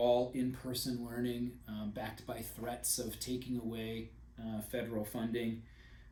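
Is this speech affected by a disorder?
No.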